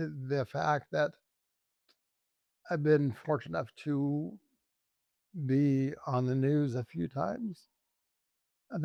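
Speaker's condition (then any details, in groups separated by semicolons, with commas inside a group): ALS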